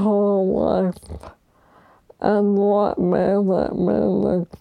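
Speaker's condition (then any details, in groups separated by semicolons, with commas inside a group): ALS; progressive, motorized wheelchair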